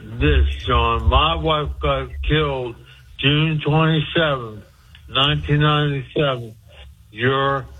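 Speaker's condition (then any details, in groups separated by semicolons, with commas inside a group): Speech impediment; usually hard to understand, clearer than usual on this call, hosts joke writing avoids confusion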